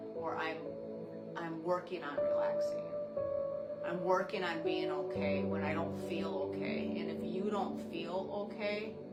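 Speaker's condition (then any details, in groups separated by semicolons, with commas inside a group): No condition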